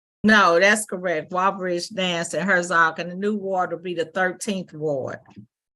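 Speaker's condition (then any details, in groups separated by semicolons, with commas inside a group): No condition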